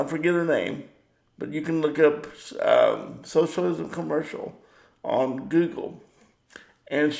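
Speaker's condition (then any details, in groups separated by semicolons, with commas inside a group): Cerebral palsy; power wheelchair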